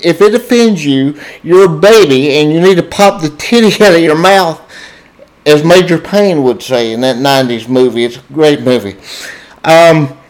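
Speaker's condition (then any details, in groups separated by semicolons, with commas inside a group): Cerebral palsy, spastic diplegia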